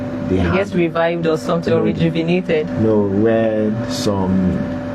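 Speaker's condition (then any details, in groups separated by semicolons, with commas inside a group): No condition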